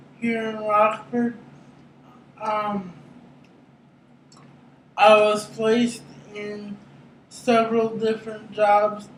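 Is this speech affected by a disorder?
Yes: cerebral palsy; brain injury.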